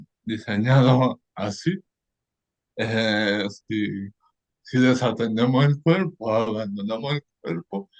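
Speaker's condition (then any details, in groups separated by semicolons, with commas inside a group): Cerebral palsy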